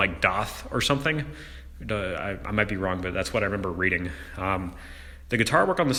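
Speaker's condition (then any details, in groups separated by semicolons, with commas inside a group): No condition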